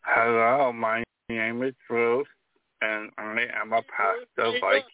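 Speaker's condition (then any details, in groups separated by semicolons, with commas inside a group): Down syndrome; present from birth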